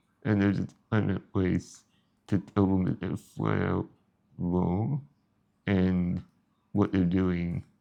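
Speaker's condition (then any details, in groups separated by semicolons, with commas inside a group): Spinal muscular atrophy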